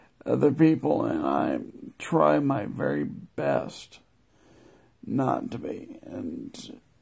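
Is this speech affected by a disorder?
Yes: multiple sclerosis, progressive; speech worsening, often cannot hold conversations.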